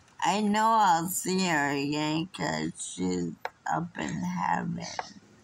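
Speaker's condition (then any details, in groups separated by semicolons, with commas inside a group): Friedreich's ataxia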